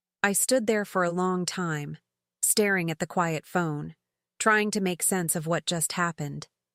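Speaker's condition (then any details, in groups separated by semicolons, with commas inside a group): No condition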